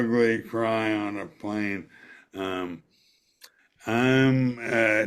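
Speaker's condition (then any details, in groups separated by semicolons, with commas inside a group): ALS; voice retained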